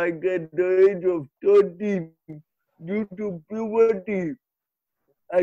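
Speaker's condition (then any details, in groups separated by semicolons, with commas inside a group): Cerebral palsy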